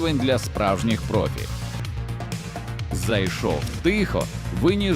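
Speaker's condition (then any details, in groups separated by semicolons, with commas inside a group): No condition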